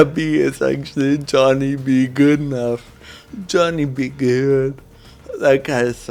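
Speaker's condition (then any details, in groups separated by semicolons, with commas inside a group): Cerebral palsy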